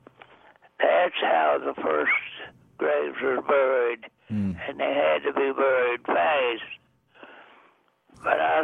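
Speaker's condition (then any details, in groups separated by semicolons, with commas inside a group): Deafness; also blind, age 99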